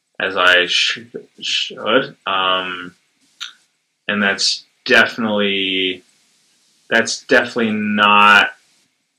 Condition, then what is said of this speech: Stuttering. You're just like decently fluent for no reason, and you just kind of ride it.